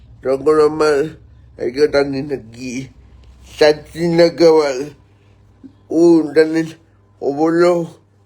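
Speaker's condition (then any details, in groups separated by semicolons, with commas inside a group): Cerebral palsy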